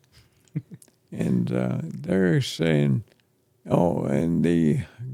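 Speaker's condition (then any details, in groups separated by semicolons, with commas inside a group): ALS; affects chest and throat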